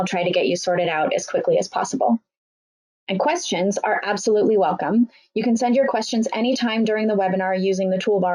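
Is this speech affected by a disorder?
No.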